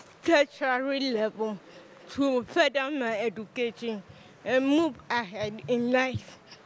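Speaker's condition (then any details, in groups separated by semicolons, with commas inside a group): Cerebral palsy; affects muscle tone, movement, motor skills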